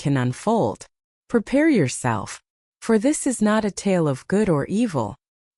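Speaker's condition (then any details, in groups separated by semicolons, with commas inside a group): No condition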